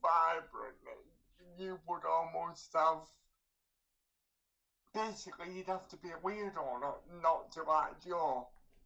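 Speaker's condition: Cerebral palsy; speaks using face muscles

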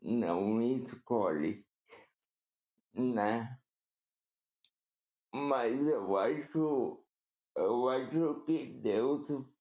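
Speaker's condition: Cerebral palsy; nurse induced a dose during delivery

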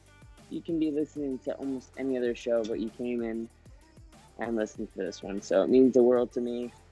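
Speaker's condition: No condition

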